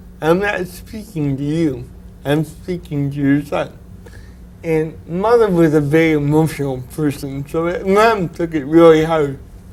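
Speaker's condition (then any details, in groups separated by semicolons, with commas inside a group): Cerebral palsy; predicted early to never speak well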